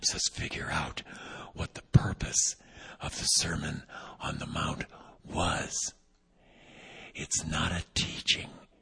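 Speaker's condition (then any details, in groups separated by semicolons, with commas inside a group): Vocal cord paralysis, unilateral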